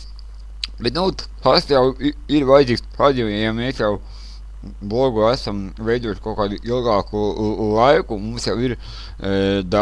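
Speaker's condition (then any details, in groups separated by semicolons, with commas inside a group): Cerebral palsy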